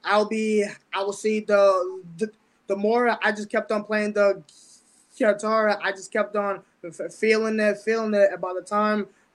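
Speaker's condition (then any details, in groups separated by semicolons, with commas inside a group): Stutter; mild speech impediment since about age 10, autism spectrum, born with intellectual learning disability, hears things oddly; long feared certain words coming out when talking on stage; repeated sounds, blocks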